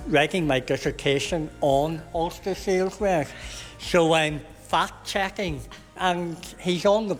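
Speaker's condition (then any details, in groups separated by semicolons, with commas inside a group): Cleft palate and cleft lip; consultants predicted never able to speak in front of people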